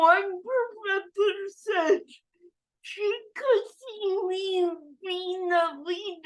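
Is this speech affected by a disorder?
Yes: cerebral palsy; oxygen deprivation at birth.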